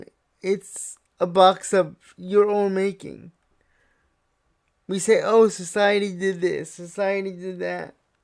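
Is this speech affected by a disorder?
Yes: cerebral palsy.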